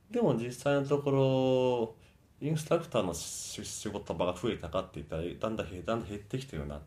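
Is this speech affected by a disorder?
Yes: stuttering; stuttering since earliest memory, father stutters, possibly inherited, voice exercises, Tokyo branch of nationwide stuttering group at 18-19; still stutters; word and syllable repetitions; here repeated sounds, prolonged sounds.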